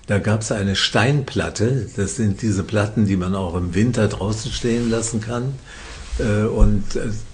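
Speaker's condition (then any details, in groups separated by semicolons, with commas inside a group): Parkinson's disease; incurable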